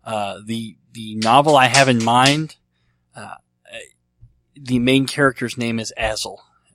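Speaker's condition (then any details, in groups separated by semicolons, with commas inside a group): Cleft lip and palate; treated as a baby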